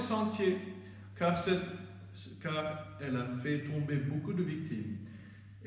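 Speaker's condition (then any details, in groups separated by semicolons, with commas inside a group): No condition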